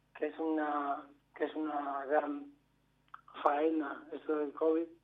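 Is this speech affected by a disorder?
Yes: amyotrophic lateral sclerosis; amyotrophic lateral sclerosis diagnosed about 2 years ago, progressive, neurodegenerative, no treatment, took part in trial; walks well, gradually feeling more impaired.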